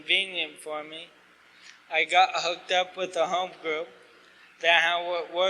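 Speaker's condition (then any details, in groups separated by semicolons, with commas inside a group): ALS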